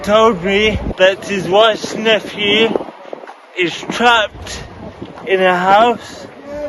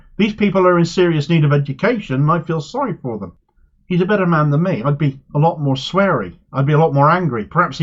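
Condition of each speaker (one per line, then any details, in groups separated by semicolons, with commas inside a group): Cerebral palsy; wheelchair; speech difficulties
No condition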